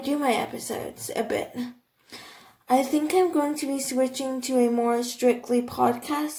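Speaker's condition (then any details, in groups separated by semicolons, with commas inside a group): Cerebral palsy, athetoid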